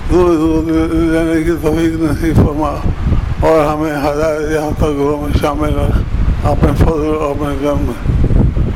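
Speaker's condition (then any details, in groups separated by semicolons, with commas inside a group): Difficulty speaking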